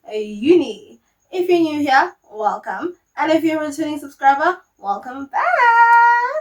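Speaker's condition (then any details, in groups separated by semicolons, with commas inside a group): No condition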